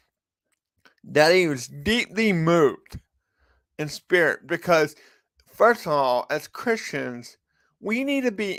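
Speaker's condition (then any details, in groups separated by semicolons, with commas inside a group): Cerebral palsy; from birth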